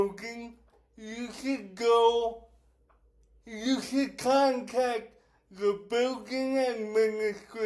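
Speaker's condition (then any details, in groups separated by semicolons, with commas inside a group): Cerebral palsy; affects whole body; affects speech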